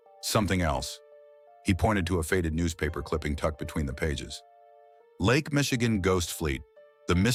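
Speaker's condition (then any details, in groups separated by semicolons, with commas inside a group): No condition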